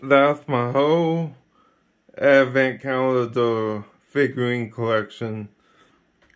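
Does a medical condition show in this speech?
Yes: ataxic cerebral palsy.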